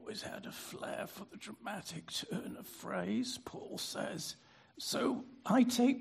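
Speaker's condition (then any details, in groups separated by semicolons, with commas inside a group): Spasmodic dysphonia; speaking hard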